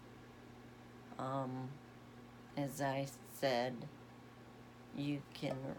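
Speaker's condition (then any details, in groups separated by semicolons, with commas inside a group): Essential tremor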